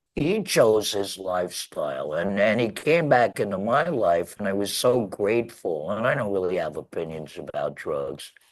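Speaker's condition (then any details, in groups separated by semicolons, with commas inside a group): Laryngectomy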